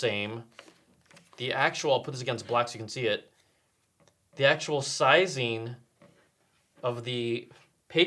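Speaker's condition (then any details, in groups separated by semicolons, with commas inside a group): No condition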